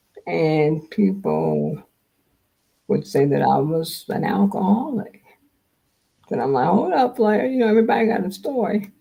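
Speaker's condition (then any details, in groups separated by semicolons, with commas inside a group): Multiple sclerosis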